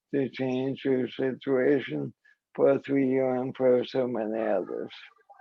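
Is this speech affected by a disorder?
Yes: ALS; voice and hands affected.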